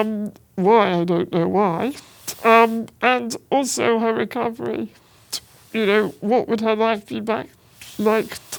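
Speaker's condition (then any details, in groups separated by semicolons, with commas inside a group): Spinal muscular atrophy; present from birth, progressive; ventilator user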